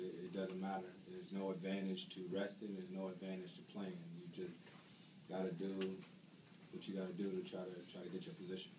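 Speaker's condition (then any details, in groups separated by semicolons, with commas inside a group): No condition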